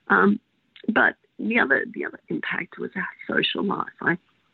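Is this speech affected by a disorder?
Yes: spasmodic dysphonia; onset about 16 years ago, saw ear nose and throat specialist, diagnosed after over 12 months; about 16 years since onset, persistent with treatment, uses strategies to short-circuit spasms; words disappear like bad phone reception, bits of words lost, holds voice box, cough or hiccup resets.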